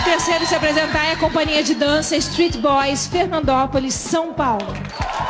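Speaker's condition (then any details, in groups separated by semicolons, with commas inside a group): No condition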